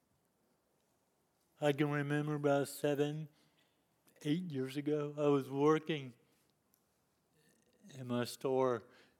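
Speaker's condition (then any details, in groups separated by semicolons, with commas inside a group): Cerebral palsy; lifelong disability since youth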